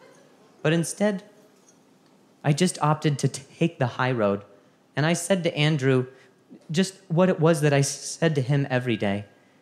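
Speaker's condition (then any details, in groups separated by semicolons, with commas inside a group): Stuttering; acquired, onset age 20 after softball hit to throat, fall, head injury, concussion slept on; ongoing speech therapy, daily fluency practice during last year's quarantine, progress made; sometimes fluent, uses alliterative exercise phrase 'my mother milks my mushy marbles' when stuck; repeated sounds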